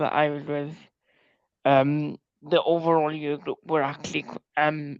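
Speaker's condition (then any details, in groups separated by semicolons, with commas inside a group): Cerebral palsy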